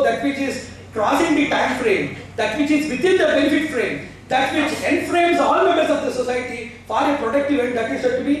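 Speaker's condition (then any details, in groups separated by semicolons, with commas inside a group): No condition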